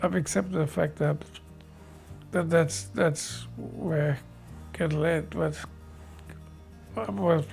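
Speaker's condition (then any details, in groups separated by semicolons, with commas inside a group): Motor neurone disease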